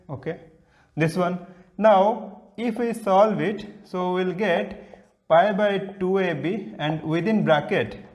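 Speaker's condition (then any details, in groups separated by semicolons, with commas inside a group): No condition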